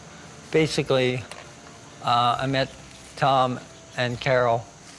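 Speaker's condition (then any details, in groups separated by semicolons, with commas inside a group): ALS; hands affected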